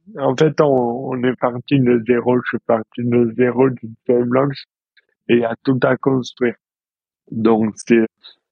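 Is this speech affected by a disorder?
Yes: dystonia; present since birth.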